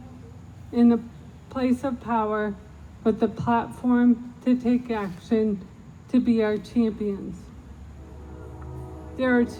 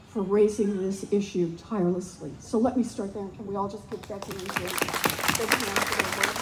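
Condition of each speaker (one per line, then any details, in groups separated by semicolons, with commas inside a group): ALS; onset 14 months ago, diagnosed months ago at 56
No condition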